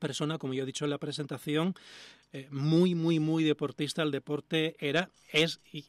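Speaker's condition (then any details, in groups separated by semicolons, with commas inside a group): No condition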